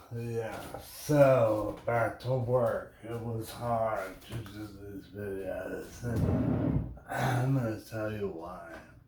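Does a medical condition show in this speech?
Yes: brain injury.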